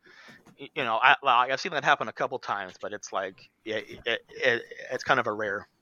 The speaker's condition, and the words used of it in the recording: Stuttering. Is like I don't take a deep breath before I begin talking, or something like that's happening, and I think it's based on like anxiety.